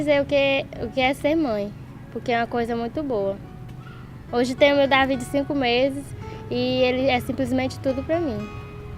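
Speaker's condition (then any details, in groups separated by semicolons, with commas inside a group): No condition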